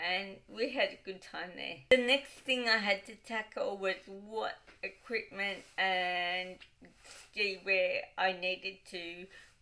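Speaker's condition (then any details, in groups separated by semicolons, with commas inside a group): Cerebral palsy, dystonic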